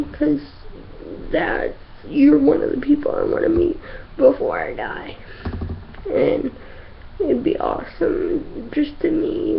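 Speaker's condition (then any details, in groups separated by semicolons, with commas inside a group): Cerebral palsy; from infancy, difficulty moving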